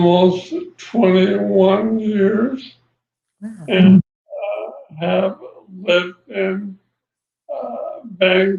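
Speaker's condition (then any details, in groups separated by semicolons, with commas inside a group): ALS; voice changed early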